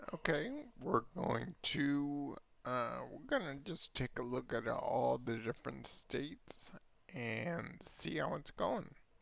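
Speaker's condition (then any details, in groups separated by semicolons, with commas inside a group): Multiple sclerosis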